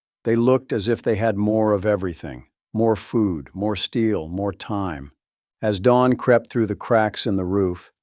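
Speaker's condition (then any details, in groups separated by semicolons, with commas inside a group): No condition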